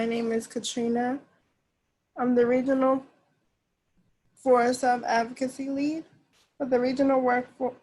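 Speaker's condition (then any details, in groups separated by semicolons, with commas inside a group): Cerebral palsy; cerebral palsy, uses wheelchair; diagnosed at 9 months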